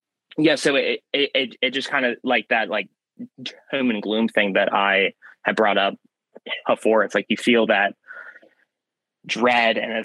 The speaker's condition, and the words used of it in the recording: Stuttering. If you were to see my face when I started, it's pretty clear. Oh, he has a speech impediment.